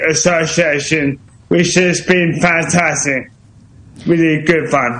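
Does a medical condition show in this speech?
Yes: motor neuron disease; motor neuron disease diagnosed several years ago; recent decline, MND taken its toll recently; voice slowing down.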